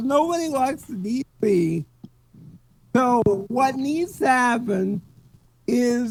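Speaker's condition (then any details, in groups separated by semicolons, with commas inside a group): Cerebral palsy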